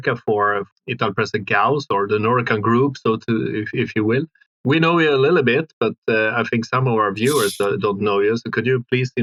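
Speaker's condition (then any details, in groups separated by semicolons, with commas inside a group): No condition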